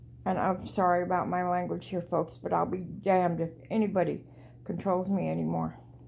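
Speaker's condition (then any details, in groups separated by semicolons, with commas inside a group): Cerebral palsy; walks flat-footed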